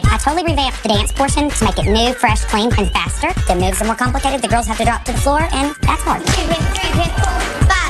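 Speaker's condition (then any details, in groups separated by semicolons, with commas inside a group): No condition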